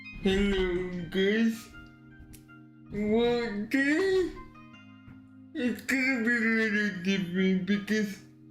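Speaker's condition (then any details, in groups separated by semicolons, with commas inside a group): Cerebral palsy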